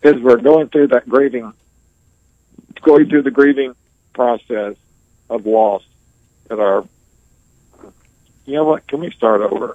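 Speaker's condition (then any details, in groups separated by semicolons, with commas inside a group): ALS; ALS destroying motor neurons controlling muscles, nearly 20 years, sensation intact, clothing seams cause pain; paralyzed with sensation intact, uses wheelchair; barely able to speak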